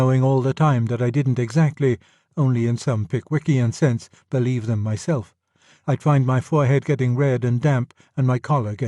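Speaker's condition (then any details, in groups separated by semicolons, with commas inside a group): No condition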